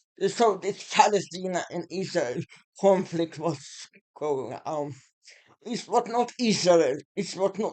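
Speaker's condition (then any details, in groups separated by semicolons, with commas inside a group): Muscular Parkinson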